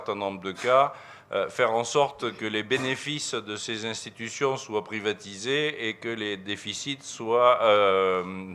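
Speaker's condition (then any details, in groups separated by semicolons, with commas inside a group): No condition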